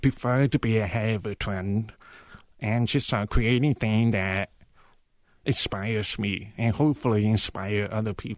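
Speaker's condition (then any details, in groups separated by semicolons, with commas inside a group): Profound deafness; uses cochlear implants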